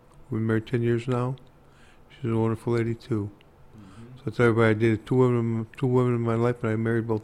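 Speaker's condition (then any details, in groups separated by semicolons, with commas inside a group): Parkinson's; hard time walking and talking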